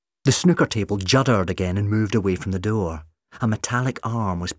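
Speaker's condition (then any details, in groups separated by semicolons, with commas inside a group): No condition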